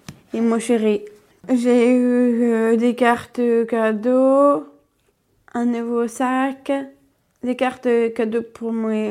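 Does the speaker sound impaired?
Yes: Down syndrome (trisomy 21); congenital chromosomal condition, extra copy of chromosome 21.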